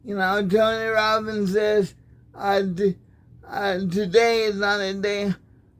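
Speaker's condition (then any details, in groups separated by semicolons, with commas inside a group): Cerebral palsy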